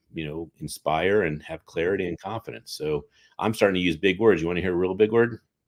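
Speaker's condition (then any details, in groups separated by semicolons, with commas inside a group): No condition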